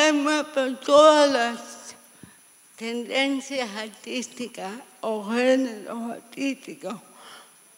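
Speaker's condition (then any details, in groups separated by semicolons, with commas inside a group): Severe cerebral palsy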